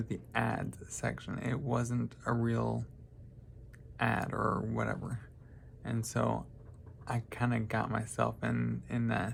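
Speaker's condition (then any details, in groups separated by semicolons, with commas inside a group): Traumatic brain injury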